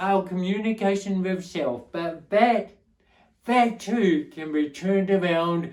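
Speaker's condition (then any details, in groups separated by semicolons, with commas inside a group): Cerebral palsy; slightly atypical speech, shaky voice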